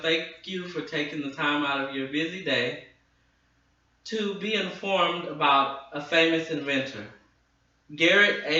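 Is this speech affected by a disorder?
No.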